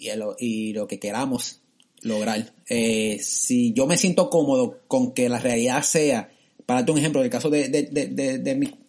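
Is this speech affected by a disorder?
Yes: stuttering; somewhat more severe than co-host Andrés's stutter; some words hard to pronounce properly, acquired skills to work around stutter; here repeated words.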